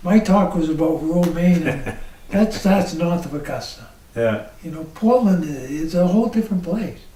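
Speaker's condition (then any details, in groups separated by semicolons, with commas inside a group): ALS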